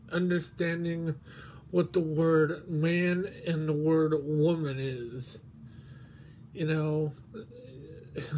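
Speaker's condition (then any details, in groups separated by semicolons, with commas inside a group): Mobius syndrome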